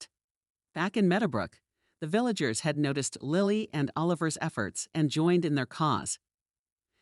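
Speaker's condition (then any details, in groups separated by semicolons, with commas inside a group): No condition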